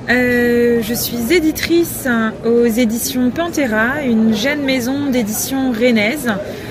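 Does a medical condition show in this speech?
No.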